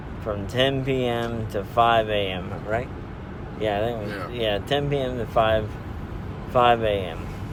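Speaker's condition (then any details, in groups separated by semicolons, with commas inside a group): Spastic diplegia cerebral palsy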